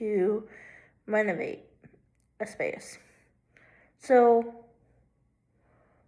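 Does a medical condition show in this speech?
Yes: cerebral palsy, left hemiplegia; left hemiplegia, full-time wheelchair user.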